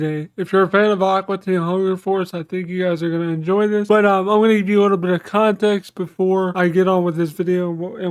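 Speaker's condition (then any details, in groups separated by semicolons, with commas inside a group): Cerebral palsy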